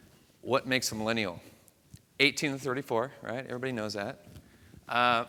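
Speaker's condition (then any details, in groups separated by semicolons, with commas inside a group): No condition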